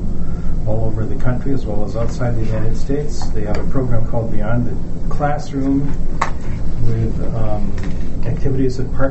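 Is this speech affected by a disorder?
No.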